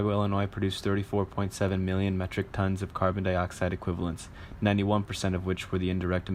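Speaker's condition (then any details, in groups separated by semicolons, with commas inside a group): No condition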